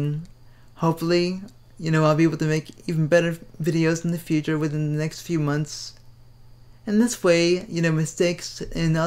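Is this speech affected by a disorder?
Yes: cerebral palsy; speaks fast.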